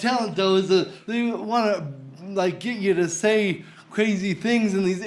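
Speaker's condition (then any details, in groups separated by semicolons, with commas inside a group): Cerebral palsy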